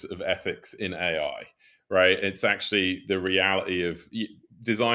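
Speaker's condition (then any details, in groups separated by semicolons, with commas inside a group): No condition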